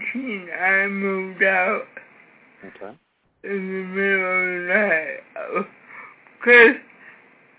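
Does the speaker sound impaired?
Yes: cerebral palsy, severe.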